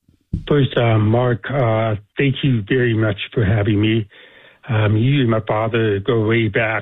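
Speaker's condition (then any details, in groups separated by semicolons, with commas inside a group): Deafness; deaf accent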